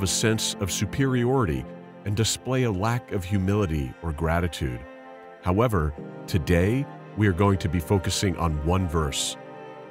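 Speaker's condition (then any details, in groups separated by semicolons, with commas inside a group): No condition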